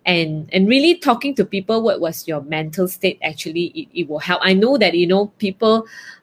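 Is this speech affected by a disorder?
No.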